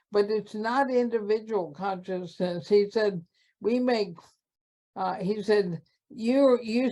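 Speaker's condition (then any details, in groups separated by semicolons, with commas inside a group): ALS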